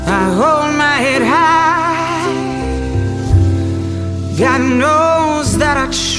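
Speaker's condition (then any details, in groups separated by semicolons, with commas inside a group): No condition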